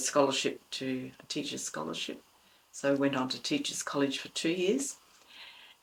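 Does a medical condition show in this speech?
No.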